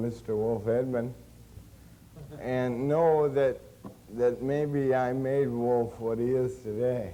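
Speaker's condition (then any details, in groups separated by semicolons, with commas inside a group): Cerebral palsy; since birth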